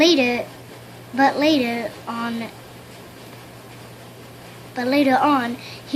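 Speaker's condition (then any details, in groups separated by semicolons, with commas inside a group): No condition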